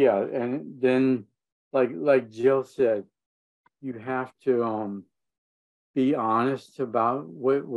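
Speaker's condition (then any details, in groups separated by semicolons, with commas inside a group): Parkinson's disease; deep brain stimulation implant; DBS over 6 years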